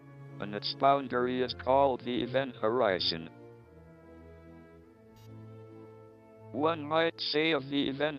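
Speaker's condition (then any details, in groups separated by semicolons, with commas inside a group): ALS, speech-generating device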